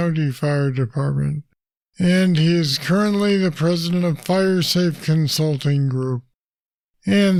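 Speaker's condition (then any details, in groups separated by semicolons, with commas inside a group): Parkinson's disease; deep brain stimulators; voice affected, sounds accented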